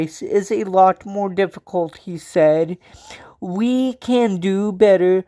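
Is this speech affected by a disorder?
Yes: cerebral palsy.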